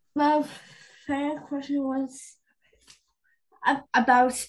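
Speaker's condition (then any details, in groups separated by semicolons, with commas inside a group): Down syndrome; extra copy of chromosome 21, present from birth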